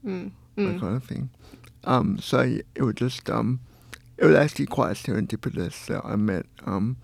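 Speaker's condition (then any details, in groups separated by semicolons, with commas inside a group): Cerebral palsy; born two months premature, lifelong wheelchair user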